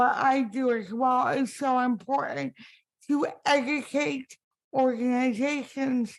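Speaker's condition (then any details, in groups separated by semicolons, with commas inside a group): Spastic cerebral palsy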